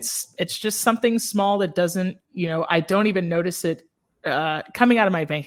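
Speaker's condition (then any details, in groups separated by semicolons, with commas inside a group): No condition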